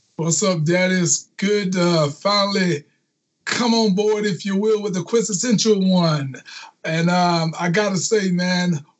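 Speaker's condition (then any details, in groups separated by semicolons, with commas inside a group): No condition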